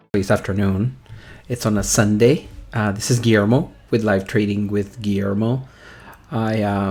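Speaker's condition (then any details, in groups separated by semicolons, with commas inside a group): No condition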